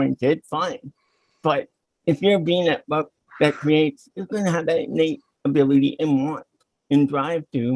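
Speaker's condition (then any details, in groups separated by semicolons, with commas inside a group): Cerebral palsy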